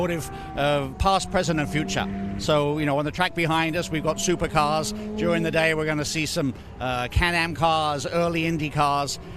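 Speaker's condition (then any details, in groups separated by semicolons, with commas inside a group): No condition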